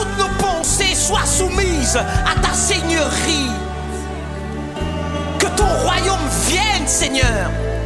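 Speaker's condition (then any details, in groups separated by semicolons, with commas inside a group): No condition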